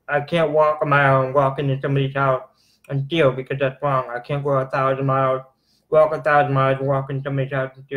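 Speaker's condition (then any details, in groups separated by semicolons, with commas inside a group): Cerebral palsy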